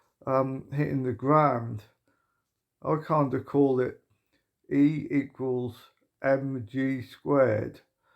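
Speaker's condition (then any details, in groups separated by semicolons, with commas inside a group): Motor neuron disease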